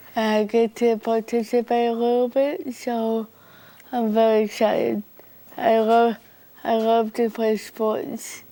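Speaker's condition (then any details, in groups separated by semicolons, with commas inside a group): Cerebral palsy; from birth, oxygen deprivation, right side weaker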